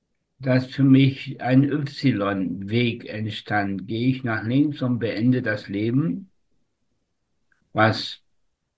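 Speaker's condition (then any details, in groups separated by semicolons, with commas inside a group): Spastic tetraparesis; umbilical cord around neck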